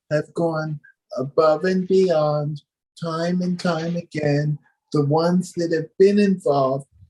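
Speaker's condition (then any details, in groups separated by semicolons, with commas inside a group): Cerebral palsy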